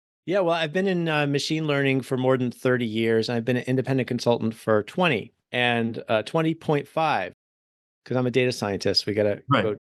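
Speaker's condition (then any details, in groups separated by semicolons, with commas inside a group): No condition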